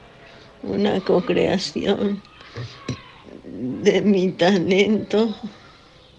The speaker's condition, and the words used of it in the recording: Parkinson's disease. Ella más que nadie ubica y está viviendo en este momento que es tener tu mente despierta, poder platicar, pero que tu cuerpo no se pueda mover.